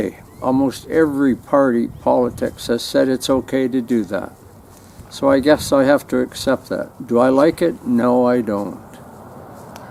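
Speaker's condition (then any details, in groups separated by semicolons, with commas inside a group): No condition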